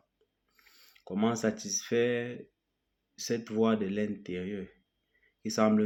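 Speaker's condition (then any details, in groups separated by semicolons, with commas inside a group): No condition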